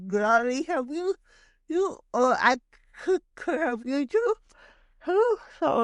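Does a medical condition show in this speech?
Yes: cerebral palsy.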